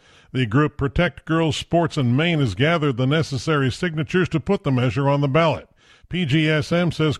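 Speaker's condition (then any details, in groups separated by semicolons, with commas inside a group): No condition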